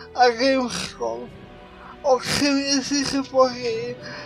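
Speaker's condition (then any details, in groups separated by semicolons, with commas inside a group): Cerebral palsy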